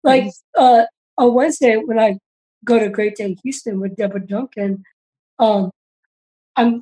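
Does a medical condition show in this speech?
Yes: Down syndrome; congenital.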